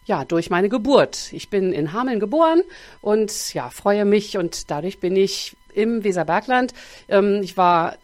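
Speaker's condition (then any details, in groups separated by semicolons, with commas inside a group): No condition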